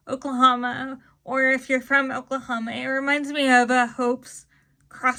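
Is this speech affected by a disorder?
Yes: cerebral palsy.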